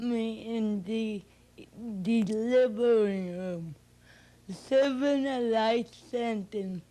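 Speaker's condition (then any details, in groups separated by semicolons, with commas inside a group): Cerebral palsy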